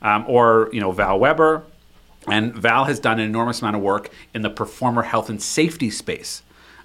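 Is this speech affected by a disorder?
No.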